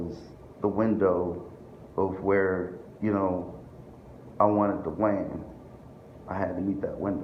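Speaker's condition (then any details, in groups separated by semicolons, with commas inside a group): No condition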